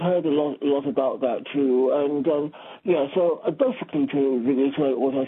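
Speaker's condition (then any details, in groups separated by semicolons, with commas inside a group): Speech impediment; disability; sometimes fumbles at answers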